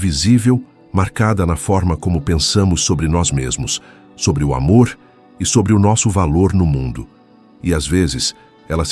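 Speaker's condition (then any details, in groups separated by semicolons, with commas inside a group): No condition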